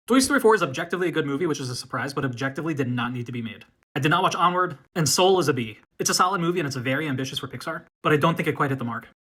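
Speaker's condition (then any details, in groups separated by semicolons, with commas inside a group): No condition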